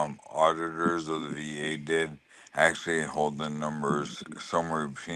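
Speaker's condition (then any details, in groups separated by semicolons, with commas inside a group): Lou Gehrig's disease (ALS)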